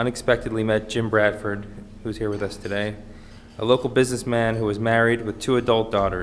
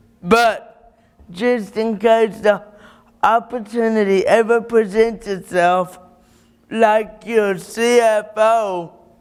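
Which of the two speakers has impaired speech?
The second: cerebral palsy; caused by car accident and premature birth.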